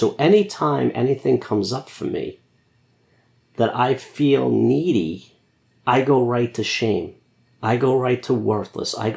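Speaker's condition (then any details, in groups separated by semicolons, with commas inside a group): No condition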